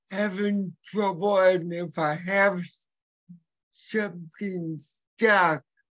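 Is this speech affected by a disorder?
Yes: cerebral palsy; hearing impaired.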